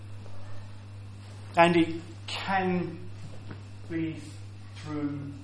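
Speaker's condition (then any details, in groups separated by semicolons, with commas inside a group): Stammer; audible stammer; prolonged sounds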